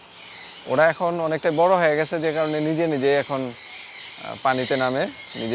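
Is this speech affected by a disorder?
No.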